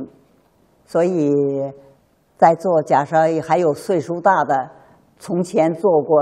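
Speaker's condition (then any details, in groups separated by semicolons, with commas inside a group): No condition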